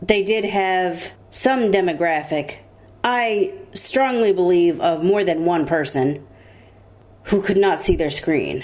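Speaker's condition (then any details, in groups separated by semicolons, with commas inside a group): No condition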